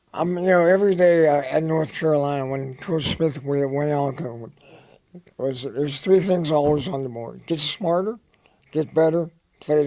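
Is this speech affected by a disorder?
Yes: head and neck cancer; dry throat, dry mouth.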